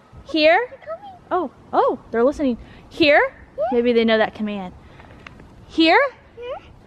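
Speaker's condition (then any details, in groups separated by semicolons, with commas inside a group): No condition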